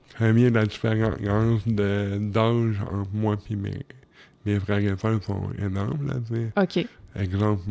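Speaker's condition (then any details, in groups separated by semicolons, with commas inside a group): Cerebral palsy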